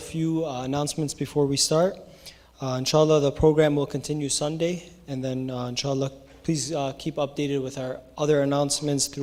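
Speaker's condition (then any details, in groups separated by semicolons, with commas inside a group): No condition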